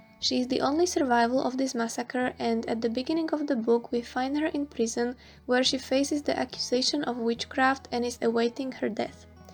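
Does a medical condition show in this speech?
No.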